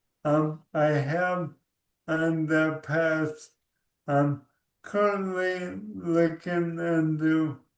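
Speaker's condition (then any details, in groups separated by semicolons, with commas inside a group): ALS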